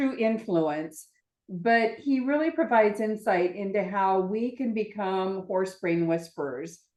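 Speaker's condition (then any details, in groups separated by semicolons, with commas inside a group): No condition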